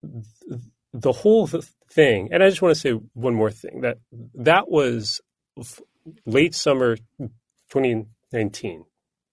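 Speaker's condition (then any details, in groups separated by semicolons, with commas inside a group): Stuttering; no stuttering when singing; blocks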